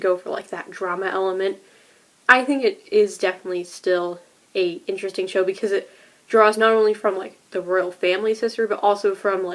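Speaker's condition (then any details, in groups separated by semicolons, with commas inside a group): No condition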